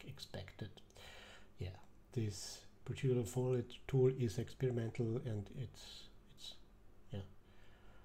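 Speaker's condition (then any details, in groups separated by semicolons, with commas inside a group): No condition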